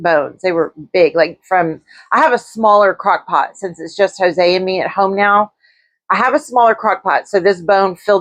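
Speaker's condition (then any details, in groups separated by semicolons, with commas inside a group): No condition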